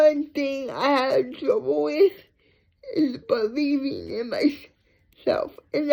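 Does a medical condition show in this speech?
Yes: cerebral palsy.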